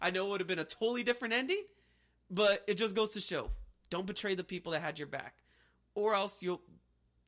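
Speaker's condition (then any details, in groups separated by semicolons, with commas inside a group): No condition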